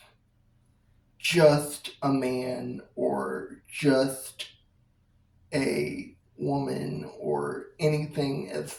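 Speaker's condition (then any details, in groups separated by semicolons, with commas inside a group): Cerebral palsy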